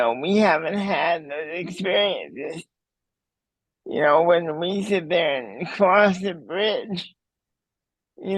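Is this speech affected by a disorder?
Yes: cerebral palsy; speech difficulties, uses speech device.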